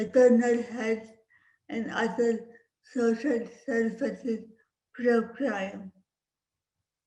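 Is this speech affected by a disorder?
Yes: cerebral palsy; speech impediment.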